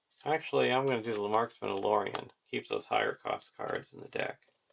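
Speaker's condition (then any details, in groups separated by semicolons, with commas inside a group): No condition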